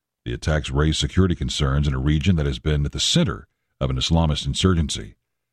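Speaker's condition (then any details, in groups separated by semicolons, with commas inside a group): No condition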